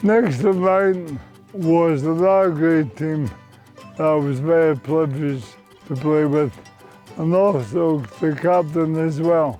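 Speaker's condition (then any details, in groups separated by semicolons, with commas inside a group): Motor neurone disease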